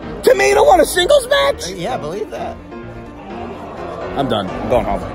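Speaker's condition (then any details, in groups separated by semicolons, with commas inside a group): No condition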